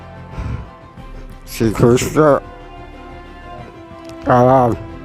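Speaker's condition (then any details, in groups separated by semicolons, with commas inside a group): Mouth cancer; tongue cancer, inoperable; chemotherapy, then chemoradiation 33 sessions, reported improved; could not eat by mouth, tube fed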